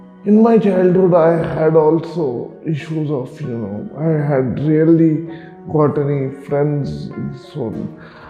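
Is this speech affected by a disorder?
Yes: cerebral palsy.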